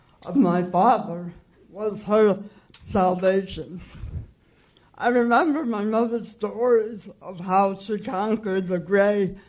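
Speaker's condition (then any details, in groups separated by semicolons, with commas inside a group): Cerebral palsy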